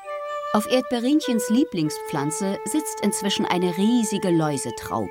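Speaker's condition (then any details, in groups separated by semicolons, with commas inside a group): No condition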